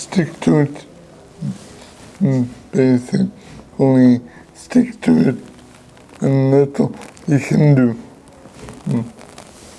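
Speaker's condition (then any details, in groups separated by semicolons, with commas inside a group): Hypoxic brain injury; cardiac arrest, soft palate doesn't connect, uses walker; ongoing speech challenges, sees speech therapist; hard to understand, slurred, nasal, speaks low, slow, deep breaths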